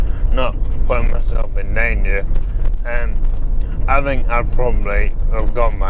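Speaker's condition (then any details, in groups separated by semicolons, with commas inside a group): MND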